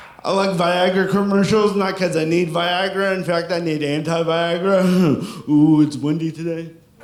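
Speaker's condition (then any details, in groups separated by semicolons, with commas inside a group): Cerebral palsy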